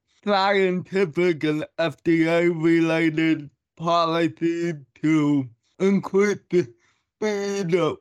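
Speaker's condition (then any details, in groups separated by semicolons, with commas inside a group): Cerebral palsy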